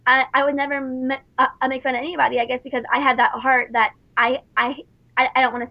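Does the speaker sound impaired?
Yes: stuttering; stuttering since very young, speech therapy from young age, father stuttered when younger, believed genetic; hides stuttering at work as waitress; fluent in routine work talk, different voice in work mode, stutters in casual conversation, facial contortions; here repeated sounds, repeated words, prolonged sounds.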